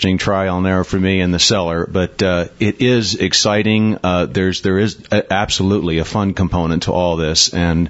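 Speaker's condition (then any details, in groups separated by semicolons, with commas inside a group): No condition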